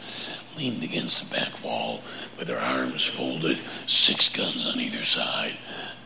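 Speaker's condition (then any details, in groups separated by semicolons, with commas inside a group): Laryngeal cancer; PET scans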